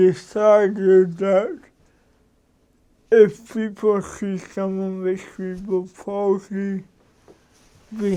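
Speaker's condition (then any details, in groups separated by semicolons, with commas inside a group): Cerebral palsy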